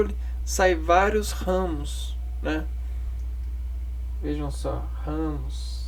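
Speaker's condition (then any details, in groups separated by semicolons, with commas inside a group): No condition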